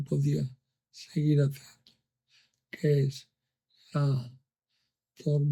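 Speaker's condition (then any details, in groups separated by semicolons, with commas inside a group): Amyotrophic lateral sclerosis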